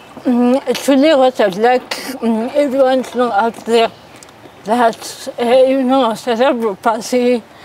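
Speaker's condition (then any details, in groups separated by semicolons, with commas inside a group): Cerebral palsy; from birth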